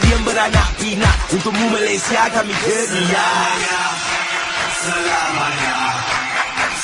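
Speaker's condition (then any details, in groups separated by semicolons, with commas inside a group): No condition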